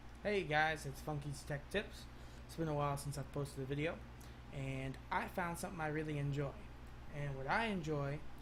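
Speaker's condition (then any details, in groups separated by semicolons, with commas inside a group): No condition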